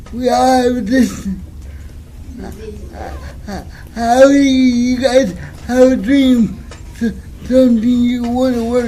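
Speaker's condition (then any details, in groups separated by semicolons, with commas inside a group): Cerebral palsy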